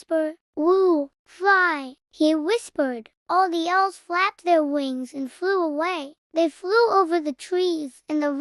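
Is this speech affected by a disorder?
No.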